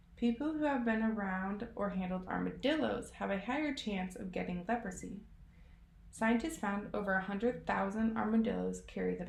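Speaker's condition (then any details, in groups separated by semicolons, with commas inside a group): No condition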